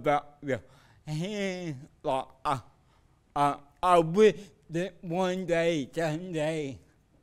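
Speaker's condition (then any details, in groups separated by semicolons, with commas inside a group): Cerebral palsy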